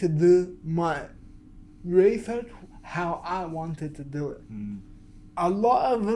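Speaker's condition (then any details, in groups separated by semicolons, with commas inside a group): Cerebral palsy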